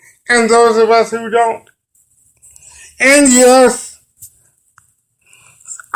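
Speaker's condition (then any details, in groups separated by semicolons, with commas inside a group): Cerebral palsy; brain damage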